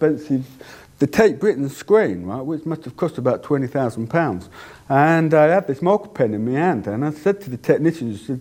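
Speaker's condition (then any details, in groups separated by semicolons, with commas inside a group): Deafness; cannot hear own voice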